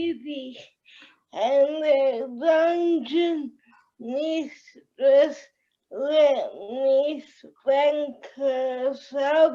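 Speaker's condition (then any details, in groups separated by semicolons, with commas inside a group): Cerebral palsy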